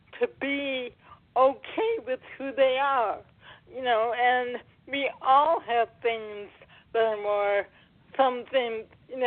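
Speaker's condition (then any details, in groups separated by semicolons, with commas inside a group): Cerebral palsy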